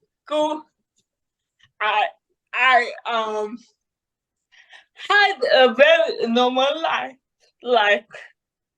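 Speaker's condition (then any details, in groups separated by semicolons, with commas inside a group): Cerebral palsy; adult, after childhood therapy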